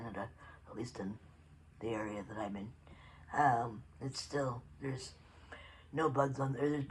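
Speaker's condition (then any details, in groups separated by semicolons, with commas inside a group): Cerebral palsy; predominantly physical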